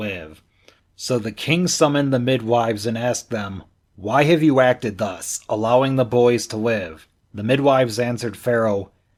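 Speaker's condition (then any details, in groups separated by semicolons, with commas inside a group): No condition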